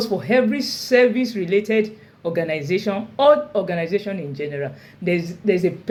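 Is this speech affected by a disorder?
No.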